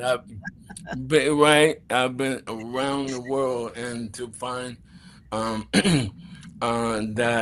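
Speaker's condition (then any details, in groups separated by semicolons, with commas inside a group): ALS; throat muscles affected, speech slowed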